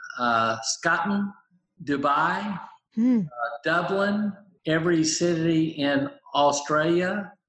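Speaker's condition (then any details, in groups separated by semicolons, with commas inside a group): Aphasia, apraxia, dysarthria after stroke; motor apraxia, dysarthria from stroke, lost reading and writing, doctors said would never talk; one year three months post-stroke, practices speech four hours daily, helped by St. Petersburg aphasia center; initially mute, plans each sentence, interruption loses it, mistaken for drunk, carries aphasia card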